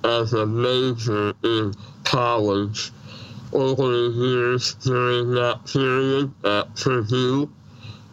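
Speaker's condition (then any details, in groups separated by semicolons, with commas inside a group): Treacher Collins syndrome; congenital, severe cleft palate, emergency tracheotomy at birth, born deaf, no ears, maxillofacial surgeries into adulthood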